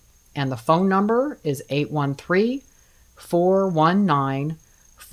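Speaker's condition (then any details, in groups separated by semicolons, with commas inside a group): No condition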